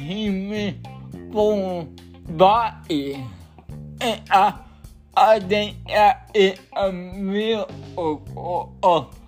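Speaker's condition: Cerebral palsy

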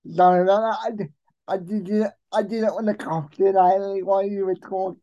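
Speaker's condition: Cerebral palsy; began talking at age 6

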